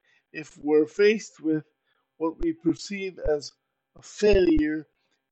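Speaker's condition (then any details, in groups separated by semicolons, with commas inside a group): Cerebral palsy; uses power wheelchair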